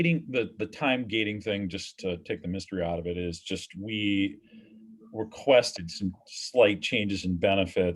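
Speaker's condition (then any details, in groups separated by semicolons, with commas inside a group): No condition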